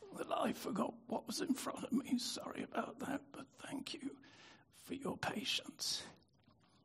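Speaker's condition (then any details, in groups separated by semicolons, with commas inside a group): Spasmodic dystonia; affected voice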